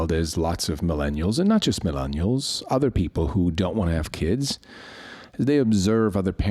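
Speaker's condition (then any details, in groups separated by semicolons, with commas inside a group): No condition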